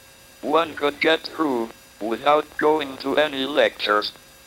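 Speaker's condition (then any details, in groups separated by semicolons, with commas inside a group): Motor neurone disease, speech-generating device; diagnosed at age 21, atypical case, not MS, initially given couple of years to live, uses voice synthesizer; almost completely paralysed, slower progression than expected, decades since diagnosis; speaks only through speech synthesizer, synthesizer mispronounces some names, needs phonetic respelling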